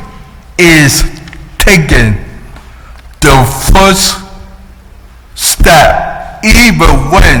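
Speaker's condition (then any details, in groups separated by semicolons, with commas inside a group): Cerebral palsy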